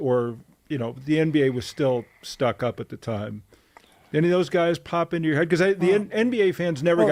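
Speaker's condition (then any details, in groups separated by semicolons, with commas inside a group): No condition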